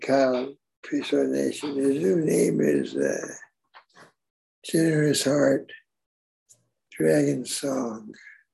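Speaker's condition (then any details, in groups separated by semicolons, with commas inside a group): Parkinson's; on Parkinson's medication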